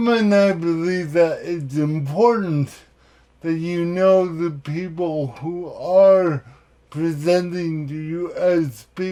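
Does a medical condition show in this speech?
Yes: cerebral palsy.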